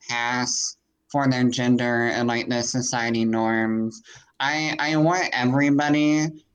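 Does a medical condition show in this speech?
Yes: cleft palate; congenital cleft palate.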